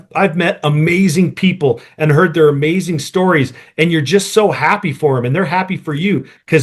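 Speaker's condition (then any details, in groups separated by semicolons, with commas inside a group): No condition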